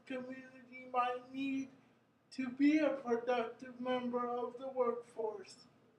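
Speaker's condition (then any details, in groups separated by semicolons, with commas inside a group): Cerebral palsy; brain injury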